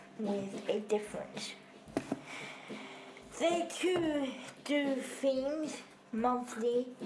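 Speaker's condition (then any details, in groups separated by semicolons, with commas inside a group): Cerebral palsy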